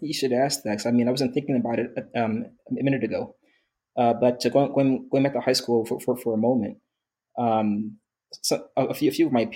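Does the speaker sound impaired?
Yes: stuttering; onset at age 10, worse when trying to impress or rushing, absent when singing or self-talk; stutters when speaking too fast, muddy jumble, pauses, backs up, slows rate; here repeated sounds, repeated words.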